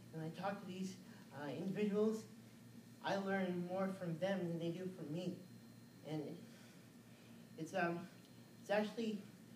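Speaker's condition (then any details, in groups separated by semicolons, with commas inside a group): Cerebral palsy; from birth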